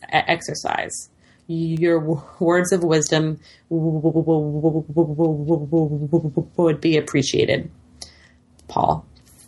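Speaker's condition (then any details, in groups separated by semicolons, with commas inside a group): Stuttering; therapy over past 3 years: fluency shaping, stuttering modification, voluntary stuttering, subway talks with strangers; desensitization through stuttering community, meeting people who stutter, openly disclosing stuttering, no voluntary stuttering used; not trying not to stutter, some situations hard and challenging; prolonged sounds, blocks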